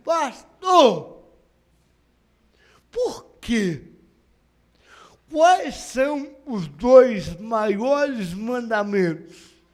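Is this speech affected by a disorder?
Yes: cerebral palsy; no speech as child.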